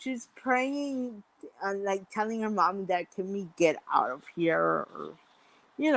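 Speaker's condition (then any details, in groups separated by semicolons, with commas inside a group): Mild cerebral palsy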